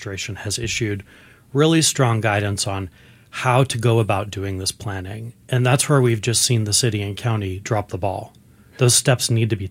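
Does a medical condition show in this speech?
No.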